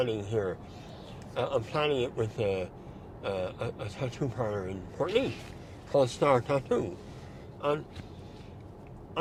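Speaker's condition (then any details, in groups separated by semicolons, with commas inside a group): Mouth cancer surgery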